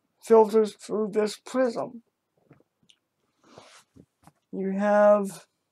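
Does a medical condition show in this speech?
Yes: cerebral palsy.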